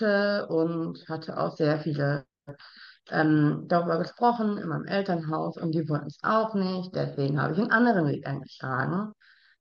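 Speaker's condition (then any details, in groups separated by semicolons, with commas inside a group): Down syndrome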